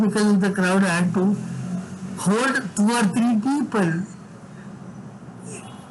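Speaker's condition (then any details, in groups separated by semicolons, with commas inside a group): Severe cerebral palsy; from birth, involuntary tremors whole body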